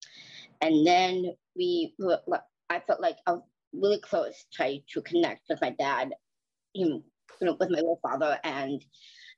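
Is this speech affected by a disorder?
Yes: Down syndrome; flat feet.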